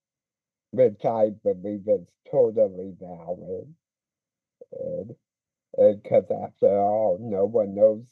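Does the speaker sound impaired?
Yes: speech impediment; weaker-looking muscles in childhood.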